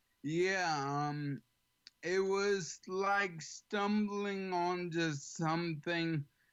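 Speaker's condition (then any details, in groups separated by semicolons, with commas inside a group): ALS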